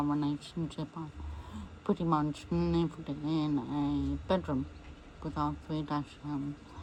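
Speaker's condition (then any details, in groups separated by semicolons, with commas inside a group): MND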